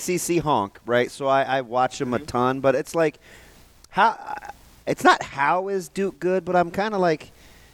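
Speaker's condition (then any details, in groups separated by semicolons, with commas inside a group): No condition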